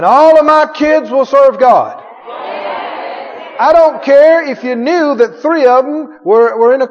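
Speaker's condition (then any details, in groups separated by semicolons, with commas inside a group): No condition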